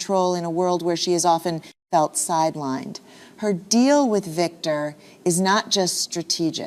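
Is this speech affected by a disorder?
No.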